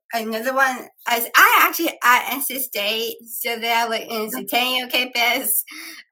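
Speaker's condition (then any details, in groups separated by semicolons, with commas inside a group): Down syndrome; three copies of 21st chromosome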